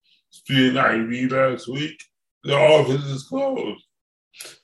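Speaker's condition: Cerebral palsy; from birth

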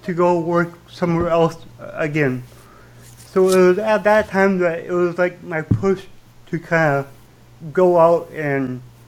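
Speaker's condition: Cerebral palsy with stutter; from birth, surgery on both femurs and right ankle at age 9, legs cut and twisted straighter, relearned walking; fairly significant stutter until recently, learned technique from YouTube video, fillers before known hard words, barely noticeable

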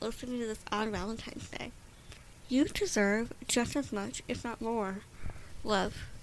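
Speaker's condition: Goldenhar syndrome, cleft lip; congenital, cleft lip at birth, throat too small, nostrils not separate, complex medical needs as baby; breathing problems at birth, hospital stay until sleeping and breathing independently

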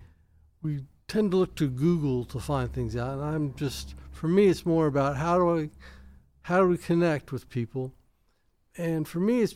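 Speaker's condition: Young onset Parkinson's; diagnosed around age 38 or 39, deep brain surgery with brain electrodes, lost speech before surgery; walks most of the time, right leg shakes, voice softening over last couple of years; lost ability to talk before deep brain surgery, now talks mostly, words connect poorly

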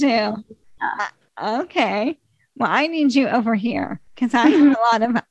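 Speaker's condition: ALS; described as dying

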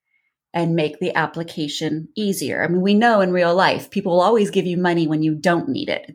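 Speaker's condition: No condition

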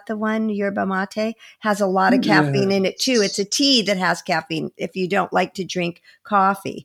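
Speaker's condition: No condition

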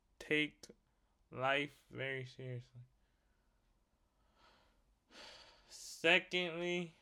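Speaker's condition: Cerebral palsy; not slow

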